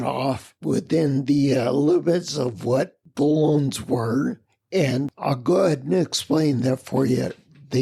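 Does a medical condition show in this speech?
Yes: spinocerebellar ataxia.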